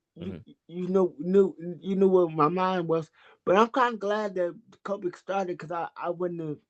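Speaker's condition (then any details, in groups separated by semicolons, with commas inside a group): Cerebral palsy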